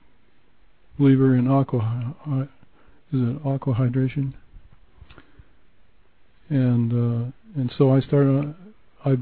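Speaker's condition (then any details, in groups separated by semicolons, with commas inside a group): Parkinson's; onset 2003 as minor arm tremor, age 69, progressed to barely moving before medication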